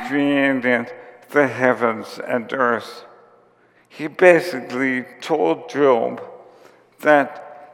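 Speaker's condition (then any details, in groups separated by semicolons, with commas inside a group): ALS; onset with tiredness and clumsiness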